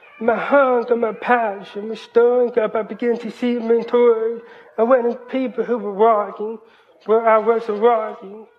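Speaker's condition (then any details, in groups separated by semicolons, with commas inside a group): Hearing loss, cochlear implant; completely deaf until age 12, invasive painful surgery, speech therapy, college; doctors predicted poor speech at age 5, parents pushed speaking over sign language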